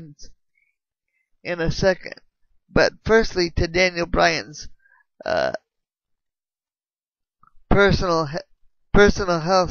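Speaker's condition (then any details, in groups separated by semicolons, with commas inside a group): Cerebral palsy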